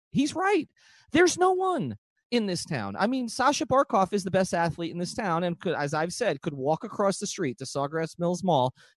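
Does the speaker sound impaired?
No.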